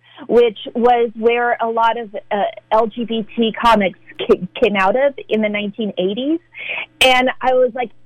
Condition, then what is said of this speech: Stuttering. So maybe when she's she sounds like she still stutters, but she makes it, you know, she makes people understand it in a humorous way.